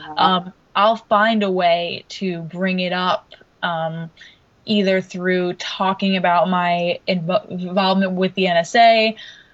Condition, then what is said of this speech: Stuttering. But I could achieve pretty high levels of fluency when I'm really practicing all the time.